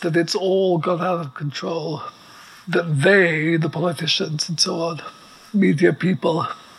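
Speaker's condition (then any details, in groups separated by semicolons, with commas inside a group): ALS; progressive neuromuscular illness, effectively quadriplegic, paralyzed from neck down, wheelchair within six months of diagnosis; about two years since diagnosis, plastic nasal pump behind neck sets breaths, respirator, no pain, writes by dictation; very weak voice needing amplifier, respirator audible in background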